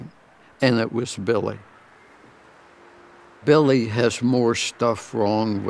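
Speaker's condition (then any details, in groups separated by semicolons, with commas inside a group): ALS; progressive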